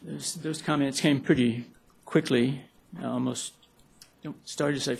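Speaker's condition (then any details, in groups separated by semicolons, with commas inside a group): Parkinson's; may stumble over words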